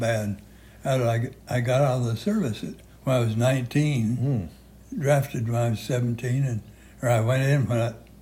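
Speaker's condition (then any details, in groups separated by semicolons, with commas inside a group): Parkinson's; severe, says unable to move anything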